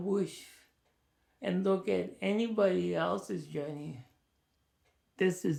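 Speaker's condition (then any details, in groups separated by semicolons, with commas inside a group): ALS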